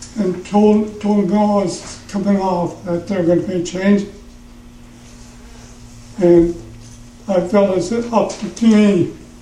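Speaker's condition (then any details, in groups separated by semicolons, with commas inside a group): Parkinson's; trouble in the throat when speaking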